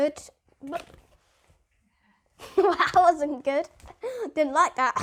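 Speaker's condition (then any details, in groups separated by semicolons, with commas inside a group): No condition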